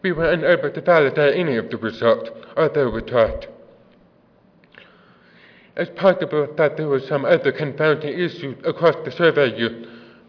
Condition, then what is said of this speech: Deafness. If you don't understand something I said, please let me know.